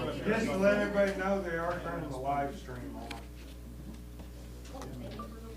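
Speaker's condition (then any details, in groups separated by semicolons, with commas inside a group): No condition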